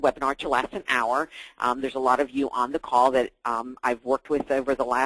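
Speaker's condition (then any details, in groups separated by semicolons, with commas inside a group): No condition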